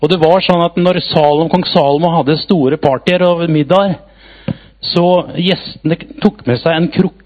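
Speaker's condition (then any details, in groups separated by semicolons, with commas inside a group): No condition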